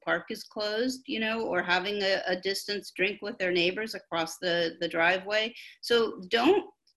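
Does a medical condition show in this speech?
No.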